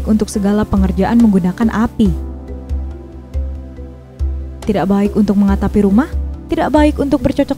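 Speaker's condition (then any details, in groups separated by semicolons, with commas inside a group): No condition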